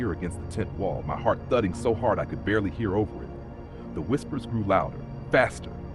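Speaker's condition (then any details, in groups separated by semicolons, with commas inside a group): No condition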